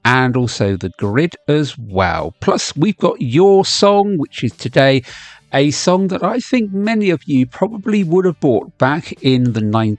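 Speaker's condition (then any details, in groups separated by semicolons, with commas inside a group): No condition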